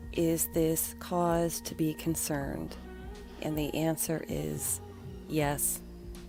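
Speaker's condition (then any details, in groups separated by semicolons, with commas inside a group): No condition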